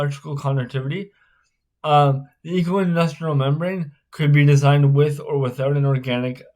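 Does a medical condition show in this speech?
Yes: spastic cerebral palsy.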